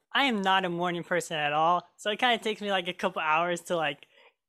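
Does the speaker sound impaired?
Yes: cleft lip and palate; made eating, talking and singing hard growing up.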